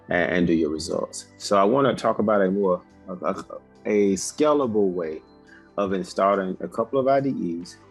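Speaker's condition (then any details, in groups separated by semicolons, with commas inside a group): No condition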